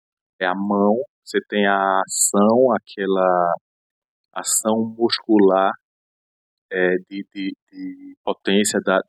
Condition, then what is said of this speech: Stuttering. Hoje eu estou até bem, mas aí quem está aqui ouvindo a gente não acha que é defeito